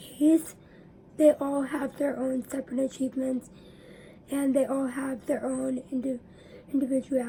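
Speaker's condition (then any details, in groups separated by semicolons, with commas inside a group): Cerebral palsy; weekly physical therapy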